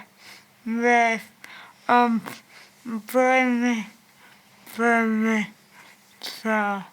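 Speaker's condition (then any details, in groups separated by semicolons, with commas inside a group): Cerebral palsy; from birth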